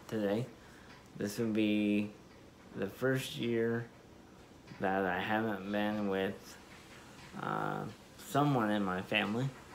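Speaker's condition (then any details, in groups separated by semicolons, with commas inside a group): Spastic diplegia cerebral palsy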